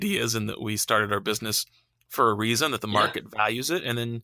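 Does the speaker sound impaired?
No.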